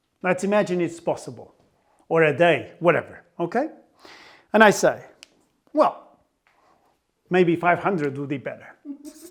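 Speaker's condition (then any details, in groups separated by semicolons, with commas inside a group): No condition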